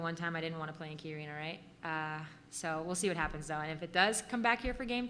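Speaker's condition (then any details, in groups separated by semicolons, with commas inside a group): No condition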